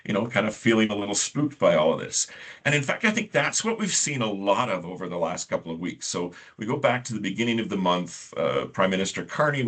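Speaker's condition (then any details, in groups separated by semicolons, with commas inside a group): No condition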